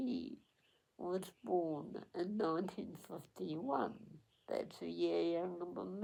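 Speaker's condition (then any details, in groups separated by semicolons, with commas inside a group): Cerebral palsy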